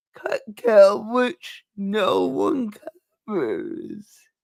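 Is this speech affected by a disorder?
Yes: cerebral palsy; speech affected, permanent.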